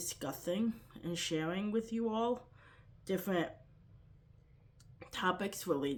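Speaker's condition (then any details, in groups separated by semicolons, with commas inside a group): Cerebral palsy, quadriplegic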